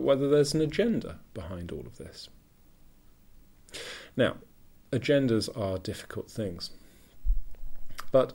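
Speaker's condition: No condition

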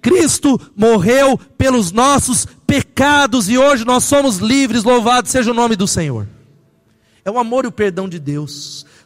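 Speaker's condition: No condition

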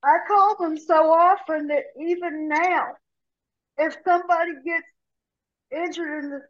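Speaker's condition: Cerebral palsy; severe rotator cuff tear

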